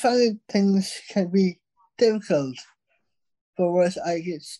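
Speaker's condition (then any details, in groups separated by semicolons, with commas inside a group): Down syndrome; congenital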